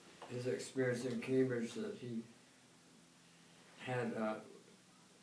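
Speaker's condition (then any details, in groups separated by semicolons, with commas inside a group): Tongue cancer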